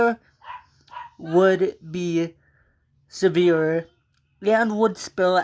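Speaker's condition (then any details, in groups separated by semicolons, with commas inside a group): Cerebral palsy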